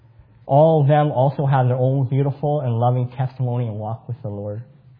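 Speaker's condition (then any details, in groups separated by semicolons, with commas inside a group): Cleft palate; congenital cleft palate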